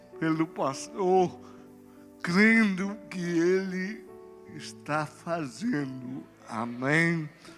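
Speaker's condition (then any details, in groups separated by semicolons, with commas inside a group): Cerebral palsy; no speech as child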